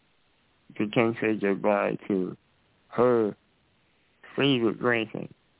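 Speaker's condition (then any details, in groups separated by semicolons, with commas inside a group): Muscular dystrophy; progressive muscle weakness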